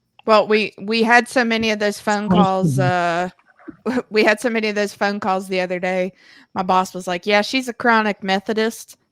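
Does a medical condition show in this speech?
No.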